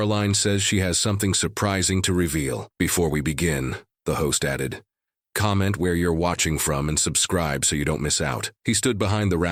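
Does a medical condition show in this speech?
No.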